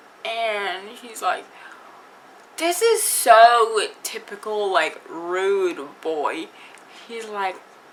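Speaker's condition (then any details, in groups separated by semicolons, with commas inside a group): Cerebral palsy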